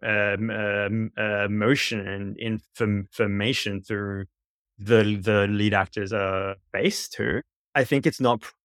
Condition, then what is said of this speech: Stuttering. Obviously, I'm a person who's stutters, and Siri seemed to be having some trouble, and she'd misunderstand me or she'd interrupt me.